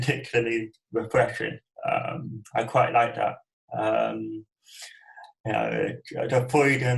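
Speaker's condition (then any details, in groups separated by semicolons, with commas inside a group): Cerebral palsy; from birth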